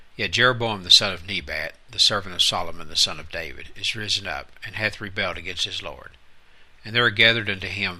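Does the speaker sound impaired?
No.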